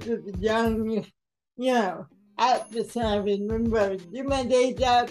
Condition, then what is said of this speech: Cerebral palsy. I think, again, I have a speech impediment, so sometimes it's been challenging to understand me.